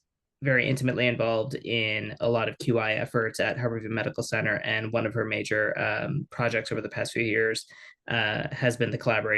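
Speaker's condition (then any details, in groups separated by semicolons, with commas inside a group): No condition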